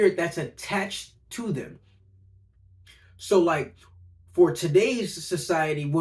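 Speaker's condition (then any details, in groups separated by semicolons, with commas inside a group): No condition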